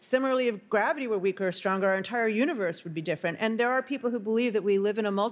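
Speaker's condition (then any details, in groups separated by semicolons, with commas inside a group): No condition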